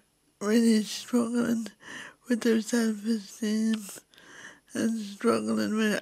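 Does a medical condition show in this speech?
Yes: cerebral palsy; COVID in January requiring ventilator.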